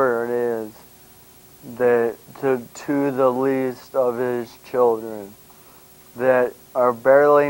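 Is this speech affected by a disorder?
Yes: brain injury.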